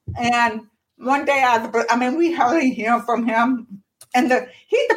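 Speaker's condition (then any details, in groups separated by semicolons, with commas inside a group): Profound deafness, born profoundly deaf, cochlear implant; hearing aids until 30s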